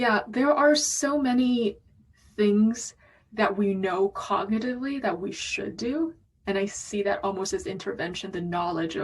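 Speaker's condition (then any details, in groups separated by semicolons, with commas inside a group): No condition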